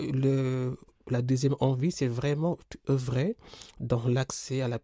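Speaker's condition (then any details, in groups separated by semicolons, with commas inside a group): Stuttering; since childhood, stuttering family, untreated in Senegal, therapy in France stopped after months, later 5-6 years; stuttering still present, accepted and assumed; repeated sounds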